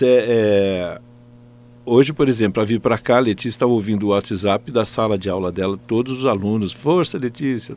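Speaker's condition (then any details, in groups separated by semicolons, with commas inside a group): No condition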